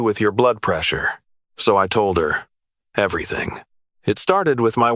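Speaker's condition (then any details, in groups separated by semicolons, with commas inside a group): No condition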